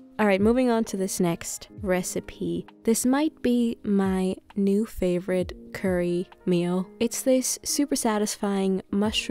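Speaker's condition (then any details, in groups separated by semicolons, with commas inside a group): No condition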